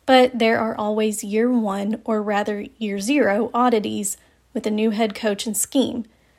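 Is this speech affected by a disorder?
No.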